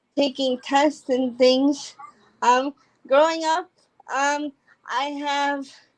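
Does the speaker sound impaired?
Yes: cerebral palsy; congenital, drives electric wheelchair.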